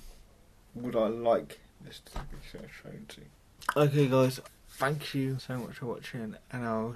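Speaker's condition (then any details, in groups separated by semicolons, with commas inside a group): Cerebral palsy, mild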